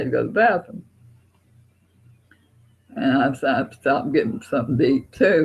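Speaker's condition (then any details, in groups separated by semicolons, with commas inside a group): Parkinson's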